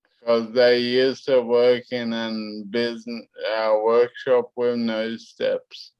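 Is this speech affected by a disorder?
Yes: cerebellar ataxia; brain cause, wheelchair; unable to walk since age 11; speech affected, hard to understand.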